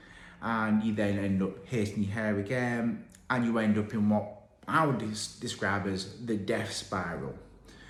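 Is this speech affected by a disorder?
No.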